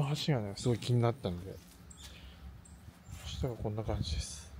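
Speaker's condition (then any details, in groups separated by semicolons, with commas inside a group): No condition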